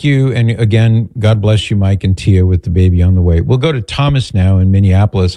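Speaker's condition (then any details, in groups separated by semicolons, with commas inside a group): No condition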